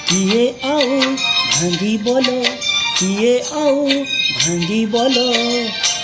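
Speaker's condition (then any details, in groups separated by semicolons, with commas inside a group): No condition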